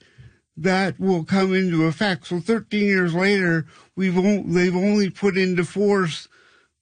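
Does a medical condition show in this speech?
Yes: cerebral palsy; some 40 years ago.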